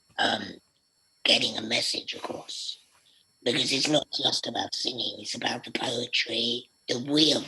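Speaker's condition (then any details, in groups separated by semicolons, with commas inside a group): Laryngectomy; voice box surgically removed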